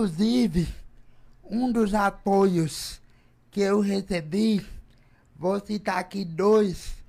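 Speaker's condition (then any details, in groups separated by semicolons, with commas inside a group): Cerebral palsy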